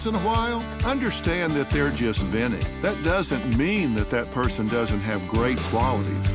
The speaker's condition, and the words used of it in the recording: None; typical speech.